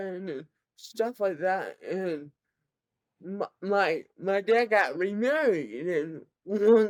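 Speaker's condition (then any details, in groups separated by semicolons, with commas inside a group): Cerebral palsy, severe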